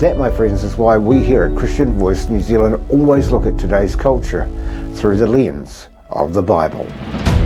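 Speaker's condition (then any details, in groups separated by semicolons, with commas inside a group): No condition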